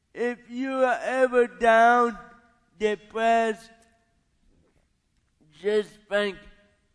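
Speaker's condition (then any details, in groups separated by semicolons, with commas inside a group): Cerebral palsy; caused by parents' lifestyle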